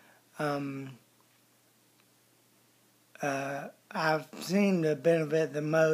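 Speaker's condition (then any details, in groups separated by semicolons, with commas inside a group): ALS; speech slurred, significantly changed, daily breathing exercises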